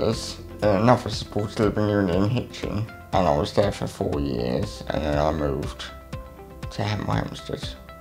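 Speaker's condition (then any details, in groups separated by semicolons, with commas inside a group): Cerebral palsy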